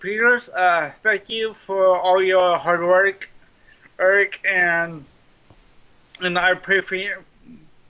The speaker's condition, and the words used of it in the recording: Cerebral palsy. That's because I have a mild form of cerebral palsy, and I'm going to be joking about my speech impairment throughout the show.